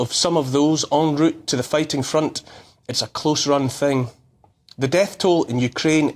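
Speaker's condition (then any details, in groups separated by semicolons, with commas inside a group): No condition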